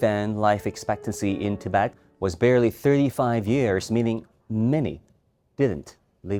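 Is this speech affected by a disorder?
No.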